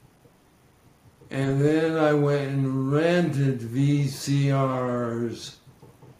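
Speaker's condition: ALS; slurred speech, losing voice, still heard loud and clear

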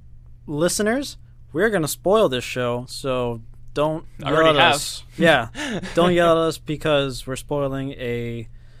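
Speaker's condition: No condition

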